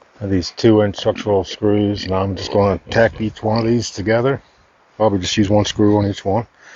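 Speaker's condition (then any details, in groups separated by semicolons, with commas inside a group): No condition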